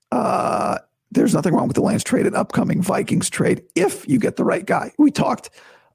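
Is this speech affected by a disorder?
Yes: vocal cord surgery recovery; best in two weeks.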